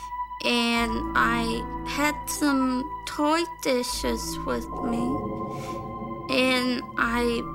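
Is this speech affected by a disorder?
Yes: hearing damage from accident; hit-and-run injury in childhood, skull and one eye damaged, vision and balance damaged, dozens of surgeries; years after accident, relearned walking, attends school, others ask if she had a stroke; initially could not speak, first voice only an unclear screech, relearned speech.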